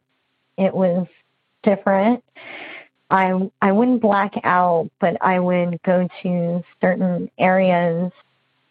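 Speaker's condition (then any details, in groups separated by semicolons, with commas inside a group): Bilateral cleft lip and palate; congenital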